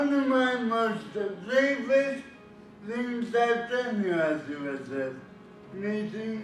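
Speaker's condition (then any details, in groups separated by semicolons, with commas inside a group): Cerebral palsy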